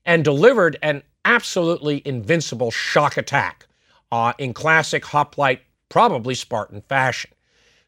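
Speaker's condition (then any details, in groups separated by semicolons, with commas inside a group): No condition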